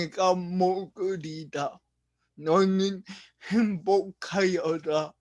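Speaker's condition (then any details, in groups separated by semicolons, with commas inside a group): Brain lesion disability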